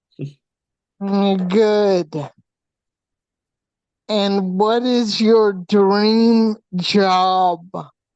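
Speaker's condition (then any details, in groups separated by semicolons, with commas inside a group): Hydrocephalus with shunt failure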